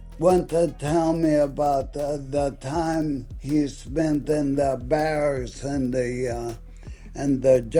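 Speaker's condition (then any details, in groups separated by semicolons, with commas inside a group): ALS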